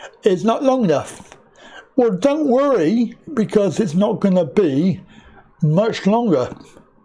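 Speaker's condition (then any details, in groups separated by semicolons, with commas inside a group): Cerebral palsy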